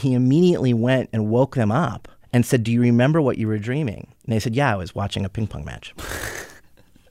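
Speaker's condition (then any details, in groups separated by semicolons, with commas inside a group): No condition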